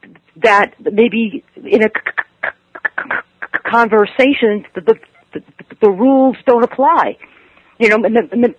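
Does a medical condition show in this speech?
Yes: stuttering; stuttering at ages 10 to 15; ongoing stuttering, attends NSA stuttering conferences; stays with stutter rather than changing words, speech tools mentally exhausting, hard to focus on message; here repeated sounds, prolonged sounds, blocks.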